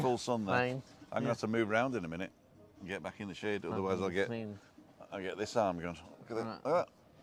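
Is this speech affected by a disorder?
No.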